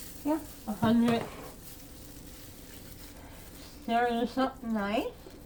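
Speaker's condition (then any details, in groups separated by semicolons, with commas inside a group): Head and neck cancer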